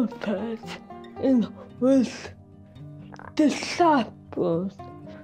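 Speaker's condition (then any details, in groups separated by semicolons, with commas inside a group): Cerebral palsy; severe physical impairment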